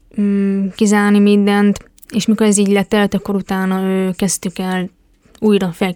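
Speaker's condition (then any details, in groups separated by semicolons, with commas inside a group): Hearing impairment; tried signing with japanese sign-language users at the competition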